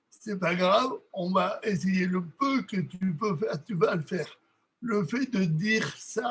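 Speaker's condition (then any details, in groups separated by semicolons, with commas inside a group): Cerebral palsy; from birth, lack of oxygen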